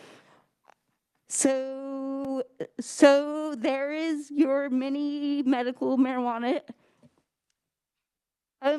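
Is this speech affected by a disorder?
Yes: cerebral palsy; spasticity.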